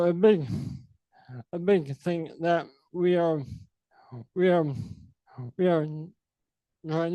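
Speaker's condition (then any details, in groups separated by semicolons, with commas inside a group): Sporadic ALS; diagnosed at age 32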